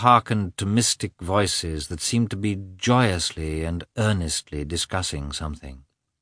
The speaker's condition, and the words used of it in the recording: None; typical speech.